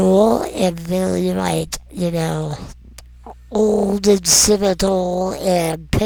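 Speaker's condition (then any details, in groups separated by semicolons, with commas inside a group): Non-progressive muscular dystrophy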